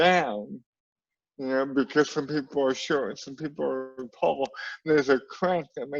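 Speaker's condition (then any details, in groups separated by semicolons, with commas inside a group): Cerebral palsy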